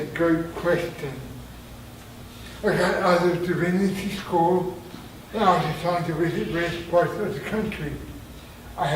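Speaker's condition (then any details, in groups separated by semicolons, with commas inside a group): Traumatic brain injury; near-fatal injury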